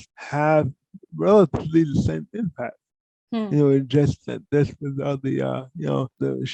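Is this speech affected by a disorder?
Yes: cerebral palsy; from birth, poor hand use.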